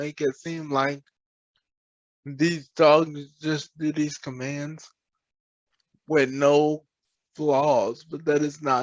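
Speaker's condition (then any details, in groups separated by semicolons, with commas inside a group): Cerebral palsy; present from birth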